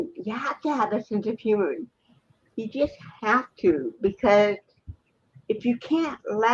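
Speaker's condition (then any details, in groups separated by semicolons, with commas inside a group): Cerebral palsy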